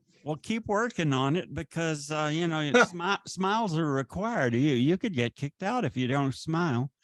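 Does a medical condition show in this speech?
No.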